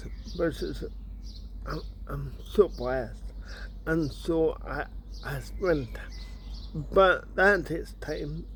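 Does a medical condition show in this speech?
Yes: cerebral palsy.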